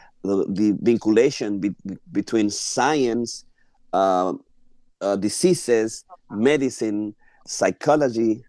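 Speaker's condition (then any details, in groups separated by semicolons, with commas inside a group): No condition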